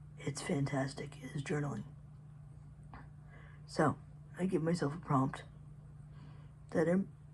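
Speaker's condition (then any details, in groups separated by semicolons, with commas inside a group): Cerebral palsy; predominantly physical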